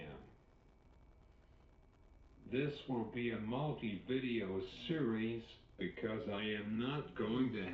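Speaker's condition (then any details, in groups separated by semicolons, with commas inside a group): Cerebral palsy; uses wheelchair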